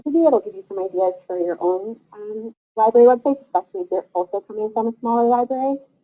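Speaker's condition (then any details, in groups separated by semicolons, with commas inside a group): No condition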